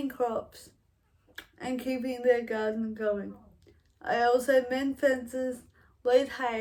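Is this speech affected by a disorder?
Yes: cerebral palsy, mild.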